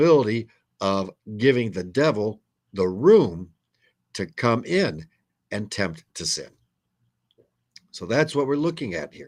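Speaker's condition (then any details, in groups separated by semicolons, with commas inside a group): No condition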